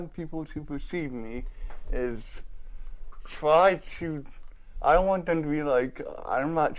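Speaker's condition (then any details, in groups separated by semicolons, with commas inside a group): Cerebral palsy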